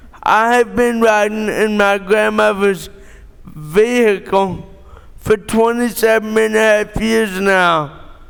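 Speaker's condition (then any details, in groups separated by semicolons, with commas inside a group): Cerebral palsy; born premature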